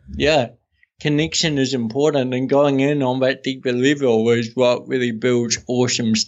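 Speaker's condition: Cerebral palsy; congenital

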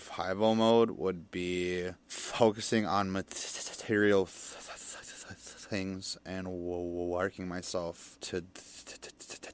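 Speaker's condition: Stutter; stutter since childhood, at least age 8, physically bullied for it; still stutters, public speaking and live energy healing sessions still hard, some days easier; no stutter when drunk from age 13, or high on stimulants after 24 hours awake; blocks

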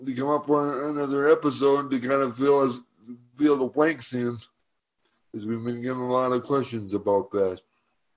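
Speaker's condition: Cerebral palsy; uses wheelchair for mobility

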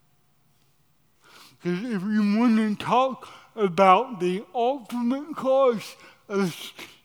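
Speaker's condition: Cerebral palsy; cerebral palsy from birth at St. Edward's (now Mercy Hospital), doctors predicted no walking or talking

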